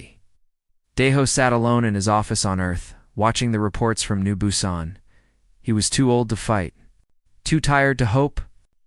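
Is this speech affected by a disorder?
No.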